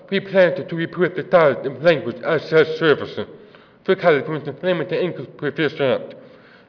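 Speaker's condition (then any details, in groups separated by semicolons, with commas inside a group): Deafness; works with interpreters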